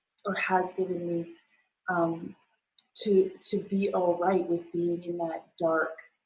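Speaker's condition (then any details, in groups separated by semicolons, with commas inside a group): No condition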